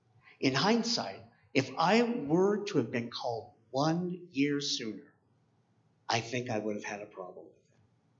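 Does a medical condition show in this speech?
Yes: cleft palate; 7 years of speech therapy, oral appliance once worn to help speak properly.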